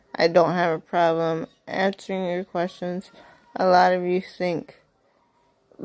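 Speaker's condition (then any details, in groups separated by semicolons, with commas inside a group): Cerebral palsy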